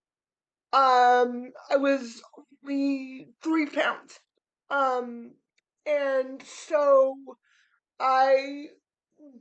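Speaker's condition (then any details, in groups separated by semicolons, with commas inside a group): Cerebral palsy; spastic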